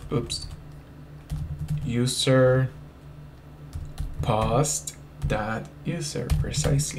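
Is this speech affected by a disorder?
No.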